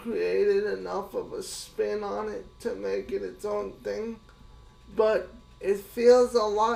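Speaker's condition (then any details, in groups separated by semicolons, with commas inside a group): Cerebral palsy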